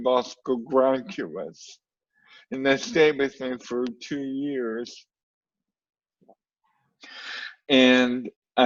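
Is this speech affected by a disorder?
Yes: cerebral palsy.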